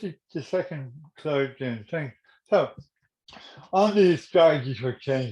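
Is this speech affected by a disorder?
Yes: cerebral palsy.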